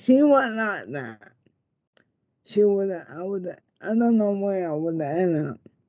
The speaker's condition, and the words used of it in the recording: ALS (motor neuron disease). Looking at me, they'll be like, oh, you look fine, but the minute I open my mouth, they think I've had a stroke.